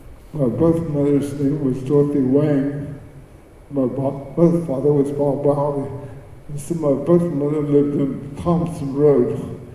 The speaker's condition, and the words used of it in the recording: Cerebral palsy. And here is it's an injury at birth that affects your motor skills, like your speech, your walking, you're choking.